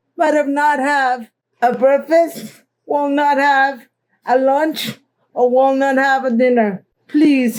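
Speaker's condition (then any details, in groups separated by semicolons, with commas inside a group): Cerebral palsy; present from birth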